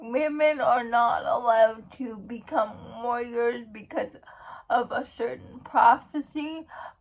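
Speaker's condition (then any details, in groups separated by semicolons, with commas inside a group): Cerebral palsy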